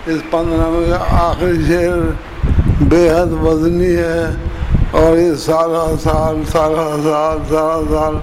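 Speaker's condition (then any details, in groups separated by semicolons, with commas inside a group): Difficulty speaking; asks listeners to infer much from little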